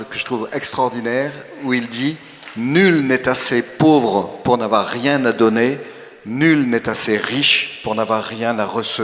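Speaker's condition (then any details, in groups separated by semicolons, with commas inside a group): No condition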